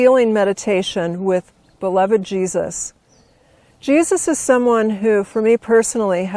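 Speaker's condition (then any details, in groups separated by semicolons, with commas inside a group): No condition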